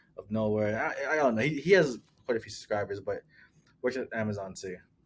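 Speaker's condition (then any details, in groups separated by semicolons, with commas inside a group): No condition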